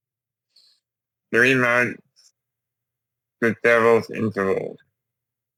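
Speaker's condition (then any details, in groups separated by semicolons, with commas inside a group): Duchenne muscular dystrophy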